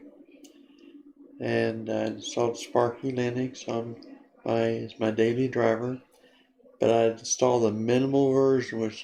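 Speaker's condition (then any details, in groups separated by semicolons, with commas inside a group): Parkinson's disease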